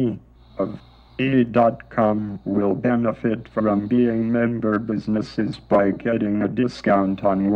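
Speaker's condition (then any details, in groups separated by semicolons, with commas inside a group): Traumatic brain injury; injury at age 10; over 30 years since injury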